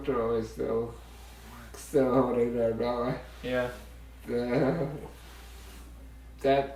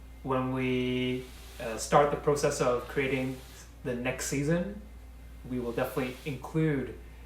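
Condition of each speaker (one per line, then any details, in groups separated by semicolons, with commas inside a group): Duchenne muscular dystrophy
No condition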